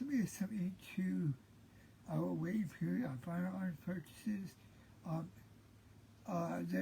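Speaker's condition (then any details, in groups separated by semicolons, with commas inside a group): Cerebral palsy; present since birth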